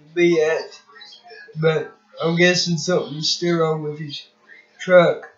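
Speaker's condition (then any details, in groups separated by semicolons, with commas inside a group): Cerebral palsy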